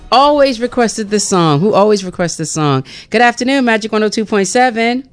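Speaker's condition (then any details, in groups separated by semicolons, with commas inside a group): No condition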